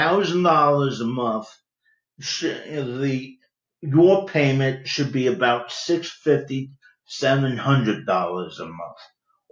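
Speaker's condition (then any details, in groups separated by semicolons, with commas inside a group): Cerebral palsy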